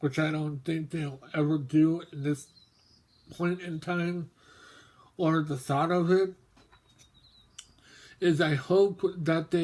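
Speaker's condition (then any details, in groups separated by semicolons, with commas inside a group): Mobius syndrome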